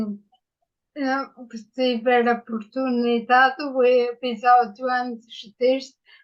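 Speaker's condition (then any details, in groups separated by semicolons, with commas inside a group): Ataxia after brain injury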